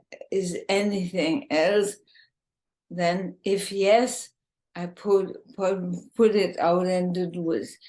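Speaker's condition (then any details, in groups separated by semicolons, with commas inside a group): ALS, bulbar form, bulbar onset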